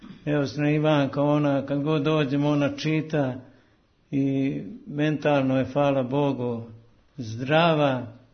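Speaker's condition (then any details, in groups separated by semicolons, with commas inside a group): Parkinson's disease; illness not noticeable on radio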